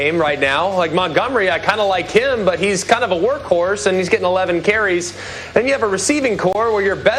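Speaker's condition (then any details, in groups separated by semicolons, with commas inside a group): No condition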